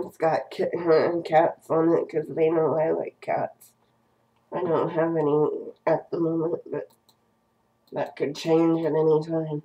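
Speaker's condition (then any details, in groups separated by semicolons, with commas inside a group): Cerebral palsy; first word not said quite right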